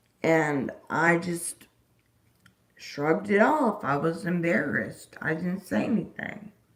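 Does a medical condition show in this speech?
Yes: disability causing slurred speech.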